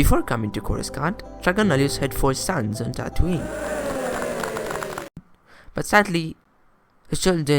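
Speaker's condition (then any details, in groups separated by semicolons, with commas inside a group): No condition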